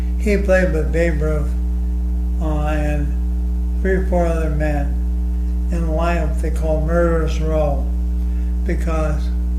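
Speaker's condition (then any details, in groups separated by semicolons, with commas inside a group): ALS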